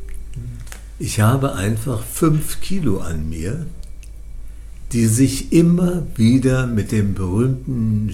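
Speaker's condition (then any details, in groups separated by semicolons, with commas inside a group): Parkinson's disease; exercise as ongoing therapy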